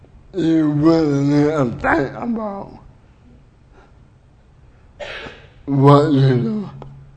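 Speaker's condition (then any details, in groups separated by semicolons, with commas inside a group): Cerebral palsy; uses wheelchair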